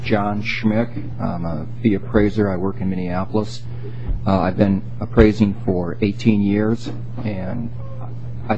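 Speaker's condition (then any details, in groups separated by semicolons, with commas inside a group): No condition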